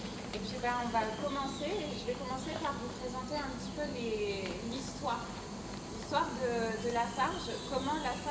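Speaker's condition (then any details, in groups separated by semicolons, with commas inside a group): No condition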